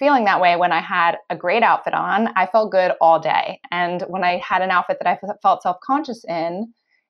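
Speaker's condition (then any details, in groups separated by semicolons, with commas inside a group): No condition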